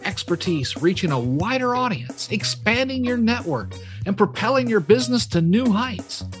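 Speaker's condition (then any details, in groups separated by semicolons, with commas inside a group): No condition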